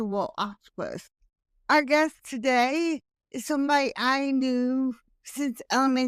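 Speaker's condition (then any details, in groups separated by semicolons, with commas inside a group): Hemiplegic cerebral palsy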